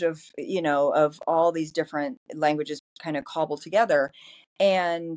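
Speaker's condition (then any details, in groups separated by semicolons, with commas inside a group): No condition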